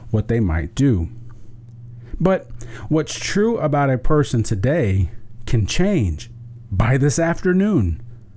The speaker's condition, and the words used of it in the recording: No condition.